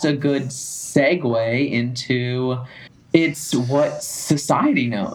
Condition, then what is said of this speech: Stuttering. I'm just like, I'm not going to change words anymore.